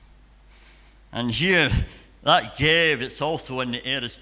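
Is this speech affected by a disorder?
Yes: cleft palate and cleft lip; congenital cleft palate and cleft lip.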